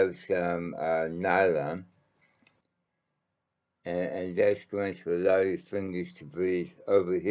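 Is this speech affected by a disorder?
Yes: mouth cancer.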